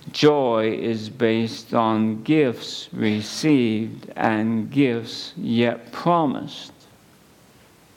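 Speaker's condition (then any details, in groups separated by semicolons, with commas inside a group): ALS; at least a couple of months since diagnosis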